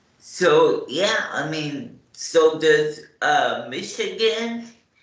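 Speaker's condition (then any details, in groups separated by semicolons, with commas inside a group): Cerebral palsy; morning medication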